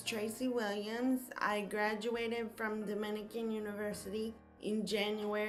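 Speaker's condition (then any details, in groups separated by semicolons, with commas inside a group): Cerebral palsy; from birth; diagnosed about age 5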